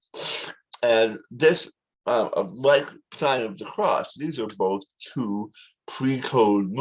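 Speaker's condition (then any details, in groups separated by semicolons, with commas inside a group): Tongue cancer surgery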